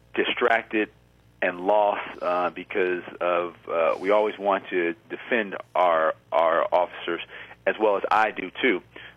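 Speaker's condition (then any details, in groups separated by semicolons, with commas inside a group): Congenital stuttering; present since birth, about 50 years; ongoing at age 50; often lets stutter happen freely rather than hiding it; repeated sounds, blocks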